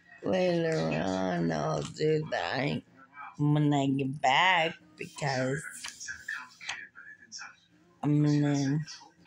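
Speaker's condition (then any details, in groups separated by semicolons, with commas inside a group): Muscular dystrophy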